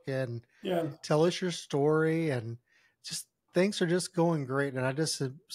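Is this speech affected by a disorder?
No.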